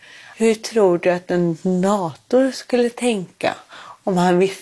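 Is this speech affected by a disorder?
Yes: cerebral palsy; cerebral palsy from birth asphyxia, cord around neck, born without heartbeat, harder to move, balance difficulty.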